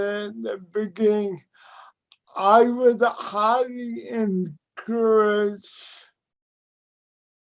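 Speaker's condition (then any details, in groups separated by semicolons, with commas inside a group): Cerebral palsy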